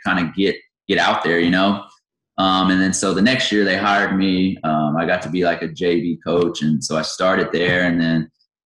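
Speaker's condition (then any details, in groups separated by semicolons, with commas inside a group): No condition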